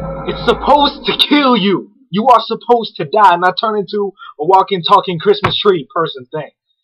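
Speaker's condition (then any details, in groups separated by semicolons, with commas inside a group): No condition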